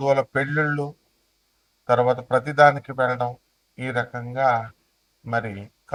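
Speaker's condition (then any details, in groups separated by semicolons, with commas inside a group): No condition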